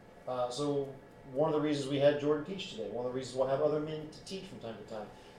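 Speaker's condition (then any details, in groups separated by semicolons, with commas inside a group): No condition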